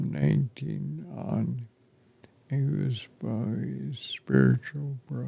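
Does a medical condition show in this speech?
Yes: ALS; affects chest and throat.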